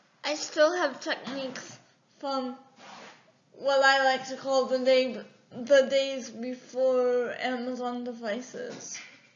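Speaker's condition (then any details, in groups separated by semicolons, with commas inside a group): Cerebral palsy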